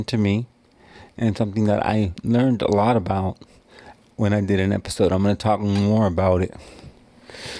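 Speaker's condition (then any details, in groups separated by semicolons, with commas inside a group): Cerebral palsy; wheelchair user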